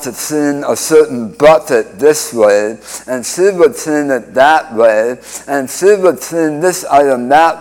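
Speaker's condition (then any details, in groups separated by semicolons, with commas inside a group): Speech impediment after cancer surgery; oral cancer 31 years ago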